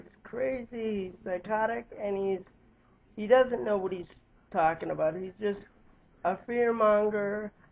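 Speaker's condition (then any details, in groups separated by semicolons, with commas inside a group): Cerebral palsy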